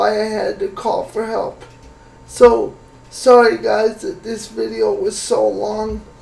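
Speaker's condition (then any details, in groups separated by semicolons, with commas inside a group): Cerebral palsy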